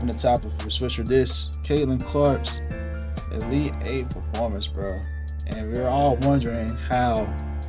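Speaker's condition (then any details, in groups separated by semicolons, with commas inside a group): No condition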